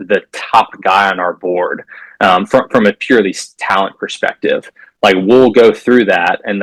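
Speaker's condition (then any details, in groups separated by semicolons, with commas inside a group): No condition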